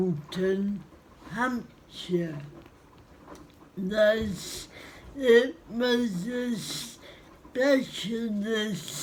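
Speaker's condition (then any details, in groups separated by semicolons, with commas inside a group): Cerebral palsy; spastic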